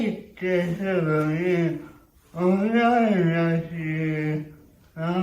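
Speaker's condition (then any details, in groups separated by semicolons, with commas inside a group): Cerebral palsy; severe, uses a wheelchair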